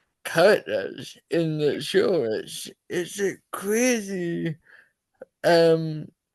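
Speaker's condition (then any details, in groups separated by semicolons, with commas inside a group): Cerebral palsy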